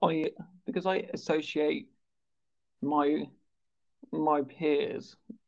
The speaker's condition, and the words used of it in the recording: Stuttering. Like, you don't see someone with a mild stammer like myself, or someone with a semi-mild, like